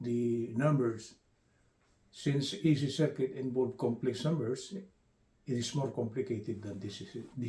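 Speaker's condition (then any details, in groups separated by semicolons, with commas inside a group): No condition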